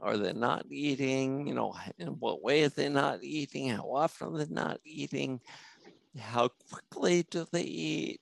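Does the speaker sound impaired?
Yes: spinocerebellar ataxia; symptoms for over 40 years, no definitive treatment, self-experimenting on own symptoms.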